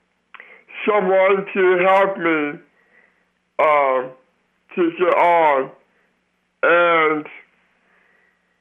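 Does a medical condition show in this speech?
Yes: Down syndrome; age 21, cognition reported improving dramatically day to day; public inspirational speaker, three to four speeches weekly.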